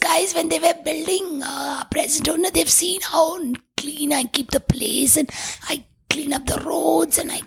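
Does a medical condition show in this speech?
Yes: tracheostomy, vocal cords permanently constricted from smoke inhalation; must block tube hole with finger to be audible, former voice lost, voice called unforgettable.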